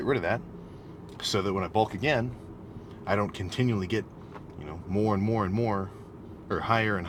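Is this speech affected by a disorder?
No.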